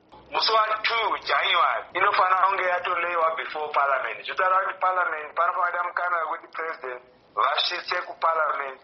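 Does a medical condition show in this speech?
No.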